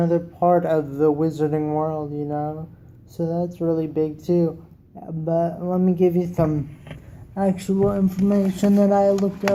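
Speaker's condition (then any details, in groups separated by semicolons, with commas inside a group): Cerebral palsy; wheelchair user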